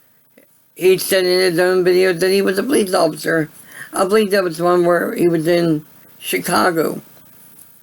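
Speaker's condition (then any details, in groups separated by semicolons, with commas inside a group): Cerebral palsy; voice sound affected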